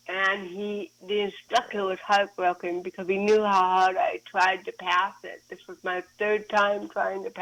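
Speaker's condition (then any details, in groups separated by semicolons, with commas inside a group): Cerebral palsy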